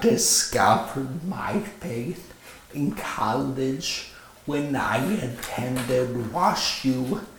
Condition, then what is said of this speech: Vocal cord paralysis. The vocal cord paralysis changed my speech forever.